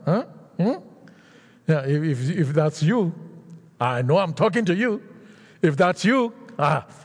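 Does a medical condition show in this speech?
No.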